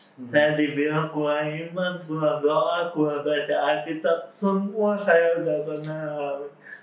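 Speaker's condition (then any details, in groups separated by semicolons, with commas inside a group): Cerebral palsy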